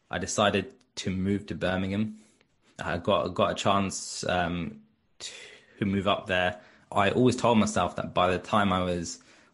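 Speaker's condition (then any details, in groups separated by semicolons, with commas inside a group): Stutter; onset age four after two fluent years, ineffective speech therapy, drama school, Birmingham University course; blocking and freezing in childhood, fluent in drama performances, avoided class reading as teen; repeated sounds, blocks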